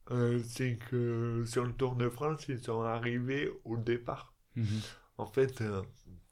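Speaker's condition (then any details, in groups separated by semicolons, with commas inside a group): Dystonia; elocution difficulties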